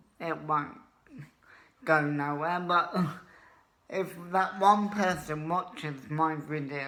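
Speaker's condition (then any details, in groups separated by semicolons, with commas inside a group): Cerebral palsy; wheelchair user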